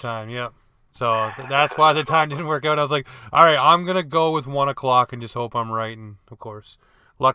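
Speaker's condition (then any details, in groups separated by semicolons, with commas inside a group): No condition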